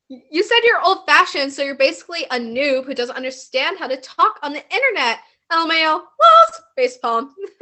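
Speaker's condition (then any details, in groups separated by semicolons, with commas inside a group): No condition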